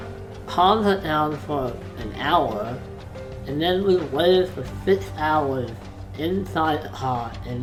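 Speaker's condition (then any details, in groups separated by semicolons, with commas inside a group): Facial palsy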